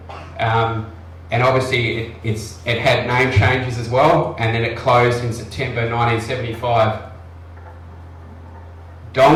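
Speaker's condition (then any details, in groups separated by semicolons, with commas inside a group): No condition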